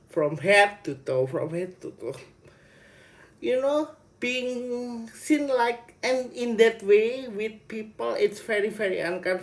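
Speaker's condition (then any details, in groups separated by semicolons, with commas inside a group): Cerebral palsy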